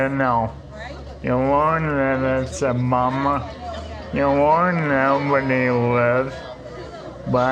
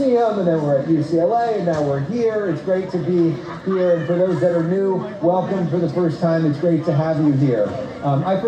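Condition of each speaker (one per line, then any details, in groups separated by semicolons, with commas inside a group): ALS; ALS, slow progression, leg onset; 8 years since diagnosis, breathes unaided, wheeled aid, wheelchair; talks with struggle, tongue feels fat, little speech after 5pm
No condition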